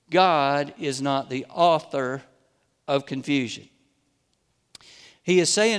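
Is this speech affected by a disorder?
No.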